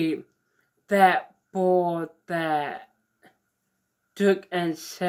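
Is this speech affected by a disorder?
Yes: mild cerebral palsy.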